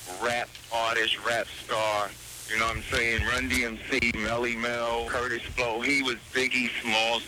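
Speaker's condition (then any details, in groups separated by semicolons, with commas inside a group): No condition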